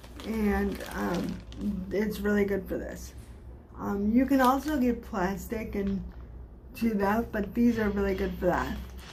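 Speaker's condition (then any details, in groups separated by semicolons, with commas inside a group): Cerebral palsy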